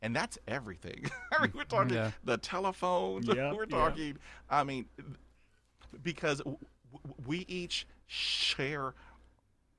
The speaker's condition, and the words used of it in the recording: Stuttering. I'm confident, but I still have a stutter.